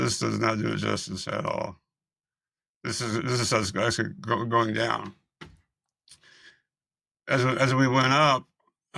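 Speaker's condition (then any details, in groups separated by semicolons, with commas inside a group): Multiple system atrophy; voice declining, pain medication impairs breathing at night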